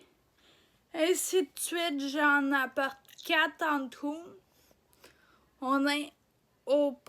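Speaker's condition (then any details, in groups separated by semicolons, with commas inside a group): Ataxia; degenerative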